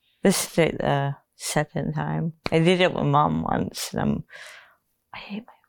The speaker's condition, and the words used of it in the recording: Cerebral palsy. I mean, she has mild cerebral palsy, which affects her speech and her motor skills.